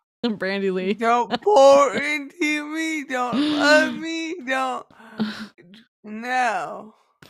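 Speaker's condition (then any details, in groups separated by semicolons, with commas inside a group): Cerebral palsy; from birth, affects walking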